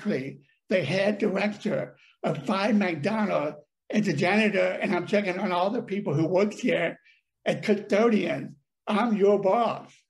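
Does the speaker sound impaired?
Yes: deafness; brain damage from birth, paralysis on one side; speech problem, mocked in childhood for talking funny and too loud.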